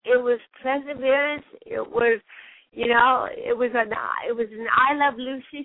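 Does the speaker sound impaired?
Yes: cerebral palsy; since birth.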